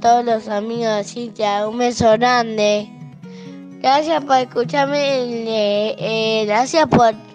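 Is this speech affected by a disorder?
Yes: Williams syndrome; genetic cause, diagnosed in infancy, confirmed by genetic studies, geneticist at Posadas recommended; age 8.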